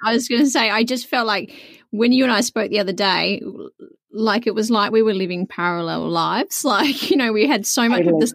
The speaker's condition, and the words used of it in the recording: No condition.